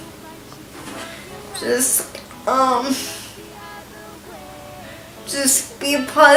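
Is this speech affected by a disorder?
Yes: cerebral palsy.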